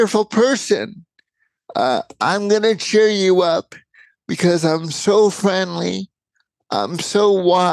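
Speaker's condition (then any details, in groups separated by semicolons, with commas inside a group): Cerebral palsy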